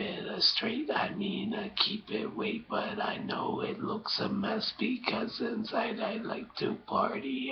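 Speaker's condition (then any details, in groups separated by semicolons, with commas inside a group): Brain injury; bicycle accident head injury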